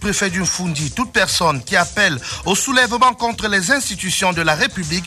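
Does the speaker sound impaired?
No.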